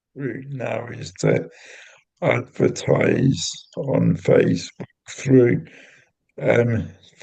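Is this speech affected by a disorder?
Yes: cerebral palsy; intrathecal baclofen pump.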